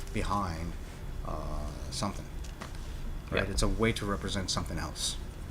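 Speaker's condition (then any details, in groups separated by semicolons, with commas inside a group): No condition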